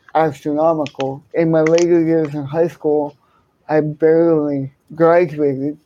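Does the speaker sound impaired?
Yes: cerebral palsy; congenital, left-sided hemiplegia, speech and coordination.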